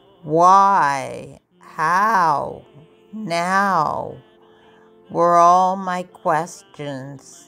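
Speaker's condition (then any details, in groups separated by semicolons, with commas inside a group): Multiple sclerosis; diagnosed at age 17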